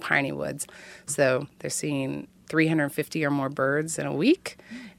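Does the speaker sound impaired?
No.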